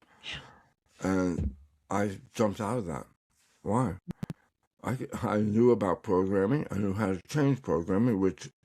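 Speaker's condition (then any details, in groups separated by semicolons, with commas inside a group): Tongue cancer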